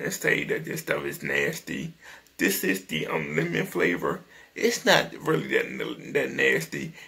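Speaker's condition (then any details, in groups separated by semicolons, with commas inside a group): Cerebral palsy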